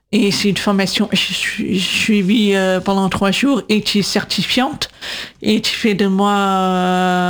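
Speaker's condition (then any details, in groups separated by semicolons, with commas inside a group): Deaf from birth; congenital deafness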